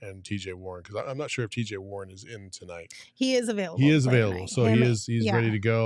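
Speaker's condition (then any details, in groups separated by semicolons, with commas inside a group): No condition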